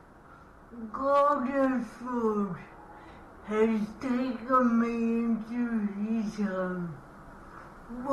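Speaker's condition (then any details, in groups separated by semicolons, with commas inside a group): Cerebral palsy; affects speech patterns, needs careful listening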